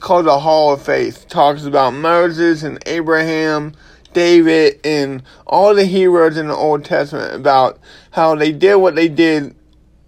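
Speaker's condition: Cerebral palsy; limps

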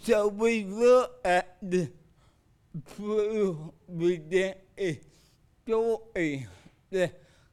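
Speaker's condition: Cerebral palsy

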